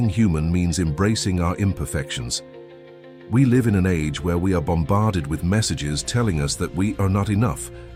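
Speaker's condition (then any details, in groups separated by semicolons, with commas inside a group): No condition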